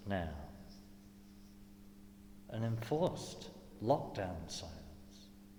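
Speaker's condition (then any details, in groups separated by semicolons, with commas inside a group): No condition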